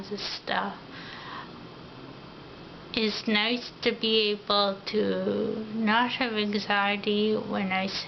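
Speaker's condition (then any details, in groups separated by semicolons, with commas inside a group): Ataxia; affects mouth and tongue coordination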